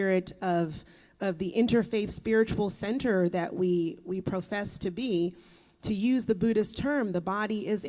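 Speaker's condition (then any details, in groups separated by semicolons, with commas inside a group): No condition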